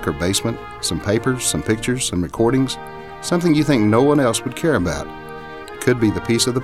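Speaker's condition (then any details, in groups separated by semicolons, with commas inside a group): No condition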